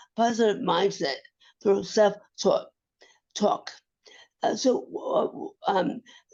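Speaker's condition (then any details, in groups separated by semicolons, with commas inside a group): Acquired brain injury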